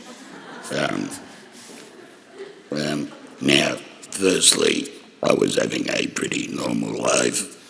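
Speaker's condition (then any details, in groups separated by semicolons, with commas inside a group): Laryngectomy for throat cancer; laryngectomy, voice box removed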